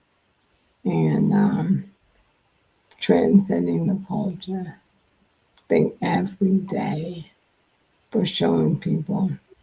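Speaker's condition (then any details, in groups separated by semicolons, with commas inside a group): Multiple sclerosis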